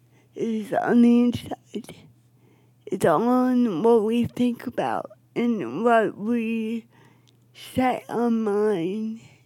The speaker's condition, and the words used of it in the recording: Cerebral palsy. So the parts that were, you know, oxygen deprived, mm-hmm. are the parts that, you know, my speech, my movements, my balance.